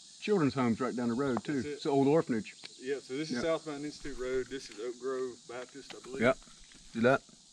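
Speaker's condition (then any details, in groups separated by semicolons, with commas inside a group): No condition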